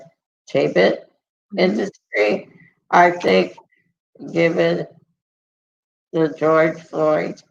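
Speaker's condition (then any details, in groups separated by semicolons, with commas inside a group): Muscular dystrophy; multiple surgeries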